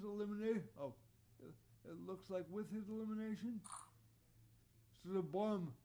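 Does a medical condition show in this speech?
Yes: cerebral palsy; voice tone sometimes odd.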